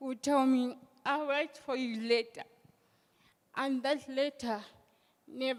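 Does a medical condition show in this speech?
Yes: cerebral palsy; hand use and movement control affected.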